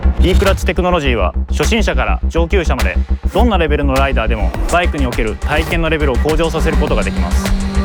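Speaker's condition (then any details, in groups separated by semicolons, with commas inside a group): No condition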